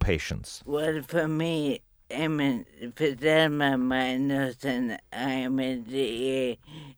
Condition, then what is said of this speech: ALS (motor neuron disease). So for me, as I mentioned, I'm bulbar palsy, MND, so it affects my speech and so on.